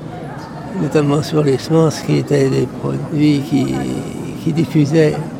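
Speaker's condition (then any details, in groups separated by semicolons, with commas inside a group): Parkinson's disease; pesticide exposure over 27 years at Coralis Cooperative, skin and inhalation, weakened bones, pronounced stooped posture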